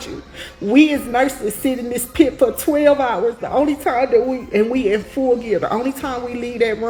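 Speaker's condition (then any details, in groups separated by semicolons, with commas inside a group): No condition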